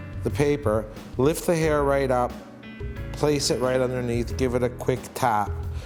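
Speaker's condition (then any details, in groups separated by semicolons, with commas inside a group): No condition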